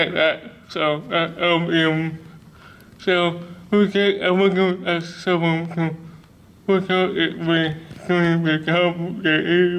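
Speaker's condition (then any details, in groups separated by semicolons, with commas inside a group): Cerebral palsy; body affected; speech disability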